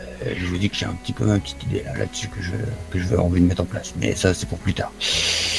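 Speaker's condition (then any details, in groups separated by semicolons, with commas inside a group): No condition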